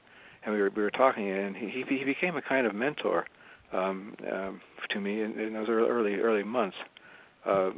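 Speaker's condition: Parkinson's disease; diagnosed while still working

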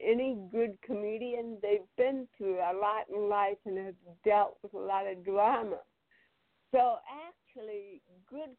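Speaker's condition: Cerebral palsy; later lower back surgery

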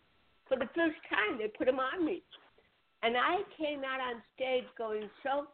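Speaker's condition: Cerebral palsy; spinal cord neck surgery, titanium neck, limited neck movement

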